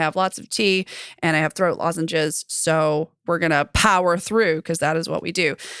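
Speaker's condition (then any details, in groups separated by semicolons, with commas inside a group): No condition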